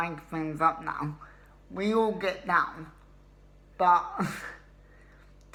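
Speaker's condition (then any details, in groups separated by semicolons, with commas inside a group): Cerebral palsy; wheelchair user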